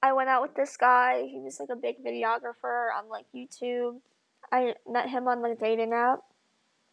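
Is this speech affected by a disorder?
Yes: bilateral cleft lip and palate; from birth.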